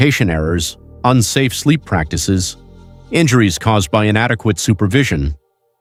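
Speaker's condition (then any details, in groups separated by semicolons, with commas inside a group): No condition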